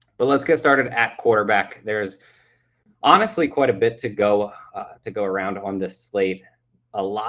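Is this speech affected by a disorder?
No.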